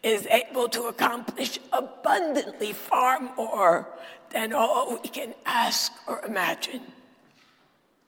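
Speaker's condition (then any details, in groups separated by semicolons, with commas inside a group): Dysphonia; dysphonia diagnosed about a decade ago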